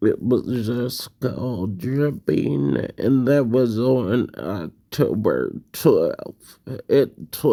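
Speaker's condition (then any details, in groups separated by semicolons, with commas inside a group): Cerebellar degeneration and ataxia; slow speech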